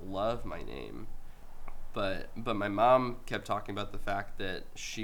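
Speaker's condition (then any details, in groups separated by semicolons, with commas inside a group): No condition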